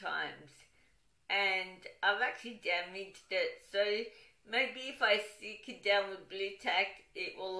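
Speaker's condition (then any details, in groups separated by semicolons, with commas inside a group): Cerebral palsy, dystonic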